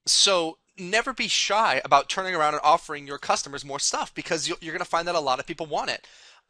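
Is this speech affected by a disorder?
No.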